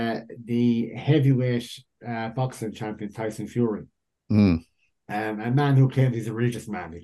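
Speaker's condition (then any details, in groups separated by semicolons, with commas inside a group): Cleft lip and palate; undergoing orthodontic treatment for aesthetics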